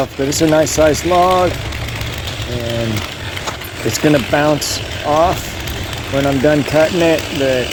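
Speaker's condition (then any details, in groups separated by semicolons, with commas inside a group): No condition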